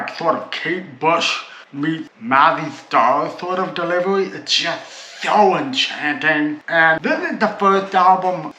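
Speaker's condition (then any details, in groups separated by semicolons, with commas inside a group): Cerebral palsy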